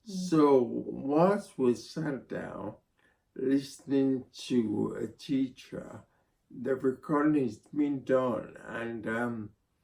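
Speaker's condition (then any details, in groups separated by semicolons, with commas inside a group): Spinocerebellar ataxia (sca7)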